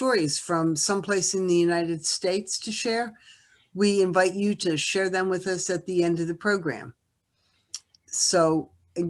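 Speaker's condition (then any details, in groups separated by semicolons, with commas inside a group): No condition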